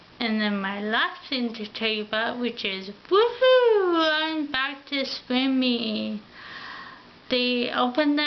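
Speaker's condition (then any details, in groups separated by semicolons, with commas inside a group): Ataxia; affects mouth and tongue coordination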